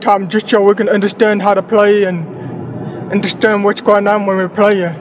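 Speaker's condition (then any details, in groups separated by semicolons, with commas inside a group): Deafblindness; prosthetic eyes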